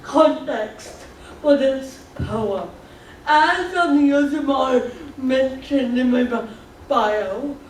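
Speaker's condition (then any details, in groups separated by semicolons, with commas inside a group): Cerebral palsy; speech slightly off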